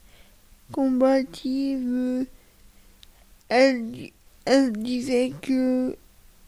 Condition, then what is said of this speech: Cerebral palsy. Maman, moi c'est vrai que par rapport à des gens, à des gens valides, passer à la radio, ça me demande pas mal d'efforts au niveau articulation,